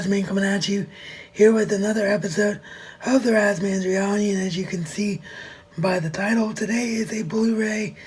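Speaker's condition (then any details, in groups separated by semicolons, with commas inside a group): Cerebral palsy; wheelchair bound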